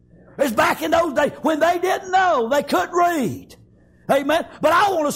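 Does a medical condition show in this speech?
No.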